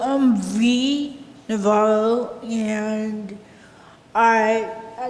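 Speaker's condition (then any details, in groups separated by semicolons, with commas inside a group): Cerebral palsy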